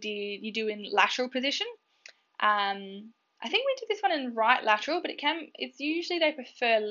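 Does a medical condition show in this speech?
No.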